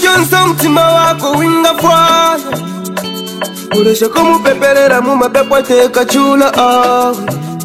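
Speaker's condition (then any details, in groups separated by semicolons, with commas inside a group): No condition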